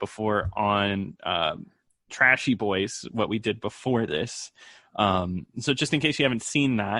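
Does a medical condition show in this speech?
No.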